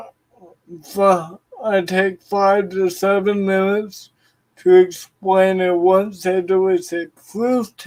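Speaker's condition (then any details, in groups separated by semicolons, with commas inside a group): Cerebral palsy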